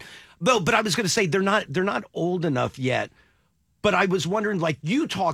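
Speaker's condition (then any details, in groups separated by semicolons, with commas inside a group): No condition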